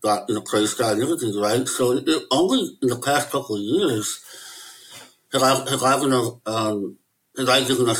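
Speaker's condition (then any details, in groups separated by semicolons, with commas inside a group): Möbius syndrome; cannot smile or frown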